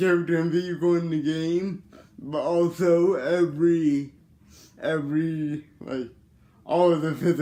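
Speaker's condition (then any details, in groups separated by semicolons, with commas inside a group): Cerebral palsy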